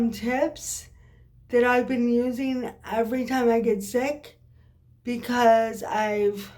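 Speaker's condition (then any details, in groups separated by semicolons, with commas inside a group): Cerebral palsy; occasional swallowing problems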